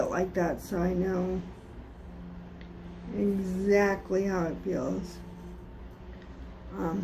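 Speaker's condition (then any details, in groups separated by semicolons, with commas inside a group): Cerebral palsy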